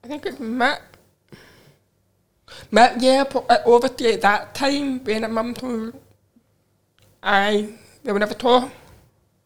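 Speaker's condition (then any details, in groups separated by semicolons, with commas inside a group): Profound deafness, cochlear implant; learned to talk before sign language, speaks to hearing people, signs to deaf people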